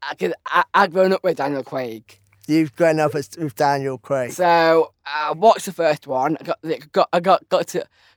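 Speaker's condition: Down syndrome

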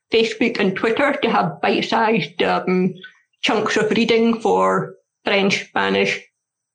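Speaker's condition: Deafness; struggles hearing loudspeakers, often needs repetition, accent in foreign languages

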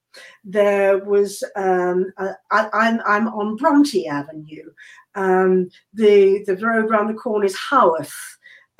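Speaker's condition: No condition

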